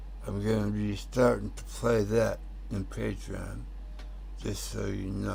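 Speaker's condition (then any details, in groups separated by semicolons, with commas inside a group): Tongue cancer; tongue tumor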